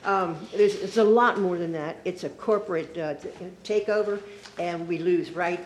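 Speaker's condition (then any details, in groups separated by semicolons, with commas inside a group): No condition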